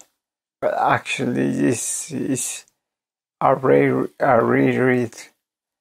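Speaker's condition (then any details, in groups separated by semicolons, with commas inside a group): ALS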